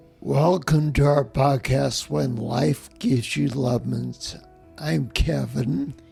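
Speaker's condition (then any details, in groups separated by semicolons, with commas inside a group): Spinocerebellar ataxia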